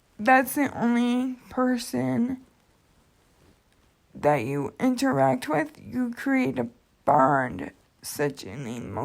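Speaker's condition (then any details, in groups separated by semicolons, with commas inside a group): Cerebral palsy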